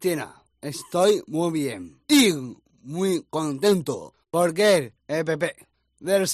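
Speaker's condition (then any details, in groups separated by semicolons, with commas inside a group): Down syndrome; congenital, severe congenital heart disease, several heart surgeries in first year and a half, early stimulation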